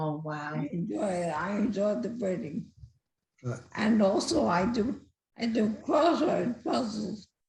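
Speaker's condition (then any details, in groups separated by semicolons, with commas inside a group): Multiple system atrophy; first diagnosed as ataxia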